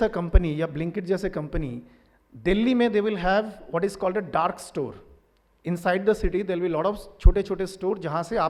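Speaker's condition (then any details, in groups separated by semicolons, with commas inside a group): No condition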